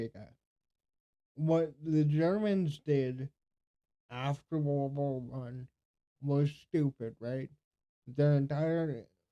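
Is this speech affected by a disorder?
Yes: cerebral palsy.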